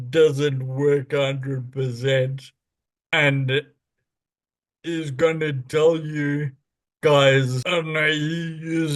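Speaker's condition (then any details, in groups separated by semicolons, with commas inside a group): Friedreich's ataxia; spasticity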